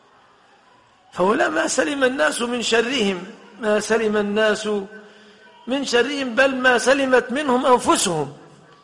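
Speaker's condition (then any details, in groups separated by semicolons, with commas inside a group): No condition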